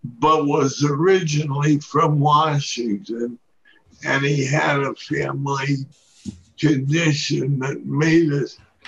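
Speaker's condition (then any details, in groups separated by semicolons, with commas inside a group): Parkinson's disease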